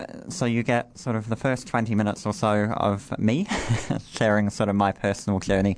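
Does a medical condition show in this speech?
Yes: cleft lip and palate; congenital, lip and palate failed to join, bone graft at age 9, regular cleft clinic team reviews; host says speaks beautifully, cleft surgeon at age 12 doubted public speaking career.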